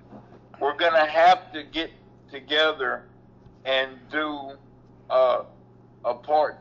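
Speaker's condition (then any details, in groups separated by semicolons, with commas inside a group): Cerebral palsy; previously off feet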